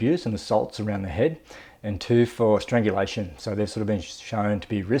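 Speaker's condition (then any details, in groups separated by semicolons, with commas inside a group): No condition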